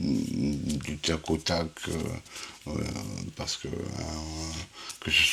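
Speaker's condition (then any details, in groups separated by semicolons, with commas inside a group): Huntington's disease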